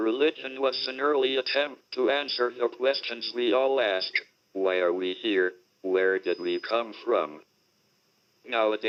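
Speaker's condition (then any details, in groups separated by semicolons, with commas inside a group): Motor neuron disease, speech-generating device; severe, body hardly works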